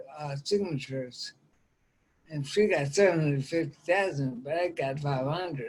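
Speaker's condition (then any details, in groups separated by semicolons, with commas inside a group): Ataxia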